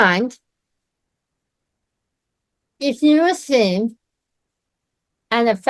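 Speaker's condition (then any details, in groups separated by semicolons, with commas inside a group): Myasthenia gravis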